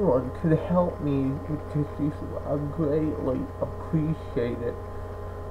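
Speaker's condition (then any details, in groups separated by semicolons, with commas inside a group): Cerebral palsy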